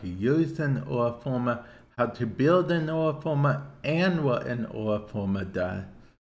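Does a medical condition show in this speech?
Yes: cerebral palsy; affects speech to an extent.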